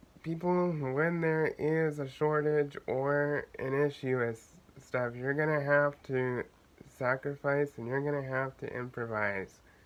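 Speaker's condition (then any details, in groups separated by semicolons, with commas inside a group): Cerebral palsy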